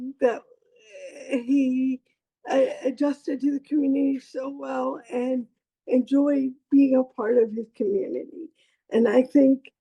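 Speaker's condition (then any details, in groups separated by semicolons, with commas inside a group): Cerebral palsy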